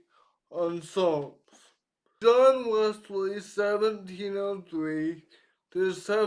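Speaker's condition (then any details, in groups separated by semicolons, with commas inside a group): Cerebral palsy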